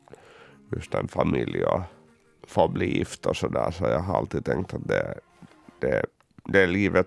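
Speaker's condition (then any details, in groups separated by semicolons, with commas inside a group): Cerebral palsy; uses wheelchair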